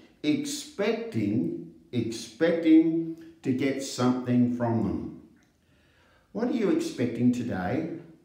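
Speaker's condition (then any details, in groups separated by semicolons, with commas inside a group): No condition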